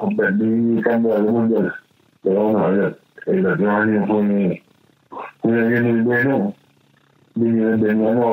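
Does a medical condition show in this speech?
Yes: cerebral palsy; affects movement and speech.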